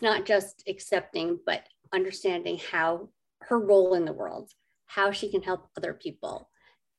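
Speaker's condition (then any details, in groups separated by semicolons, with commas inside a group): Cleft lip and palate; adult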